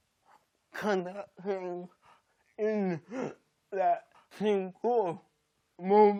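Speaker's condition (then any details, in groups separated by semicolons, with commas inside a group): Cerebral palsy; uses a wheelchair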